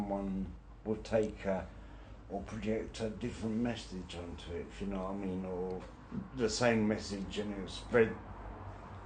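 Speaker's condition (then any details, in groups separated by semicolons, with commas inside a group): Brain injury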